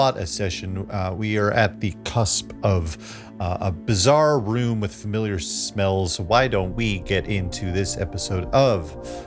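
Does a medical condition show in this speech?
No.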